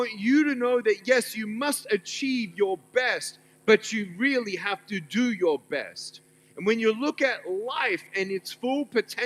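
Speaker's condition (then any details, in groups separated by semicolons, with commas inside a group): No condition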